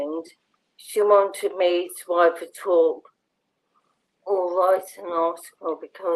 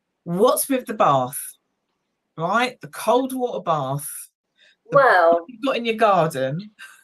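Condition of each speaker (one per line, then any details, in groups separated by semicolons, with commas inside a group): Motor neurone disease; bulbar onset, mouth, speech and swallowing, feeding tube; nearly two years since diagnosis, slow progressor, hands and arms working; voice somewhat changed, eats slowly, drinks via straw, tablets hard
No condition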